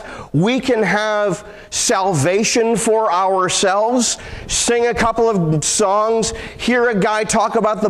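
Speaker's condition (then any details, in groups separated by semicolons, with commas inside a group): No condition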